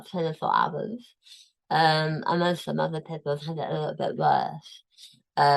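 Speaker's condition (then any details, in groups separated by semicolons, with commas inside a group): Tongue cancer, tongue removed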